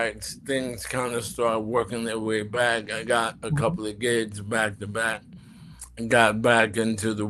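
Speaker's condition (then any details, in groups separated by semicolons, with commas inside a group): ALS; throat muscles affected, speech slowed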